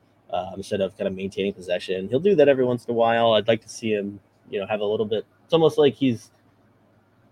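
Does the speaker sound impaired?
No.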